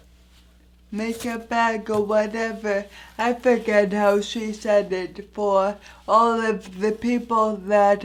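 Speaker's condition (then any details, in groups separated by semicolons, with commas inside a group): Anoxic brain injury; anoxic, 23 minutes without oxygen, service dog for balance; injury at age 22; voice sounds affected by injury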